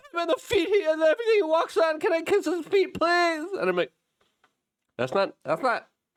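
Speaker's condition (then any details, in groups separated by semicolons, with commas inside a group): No condition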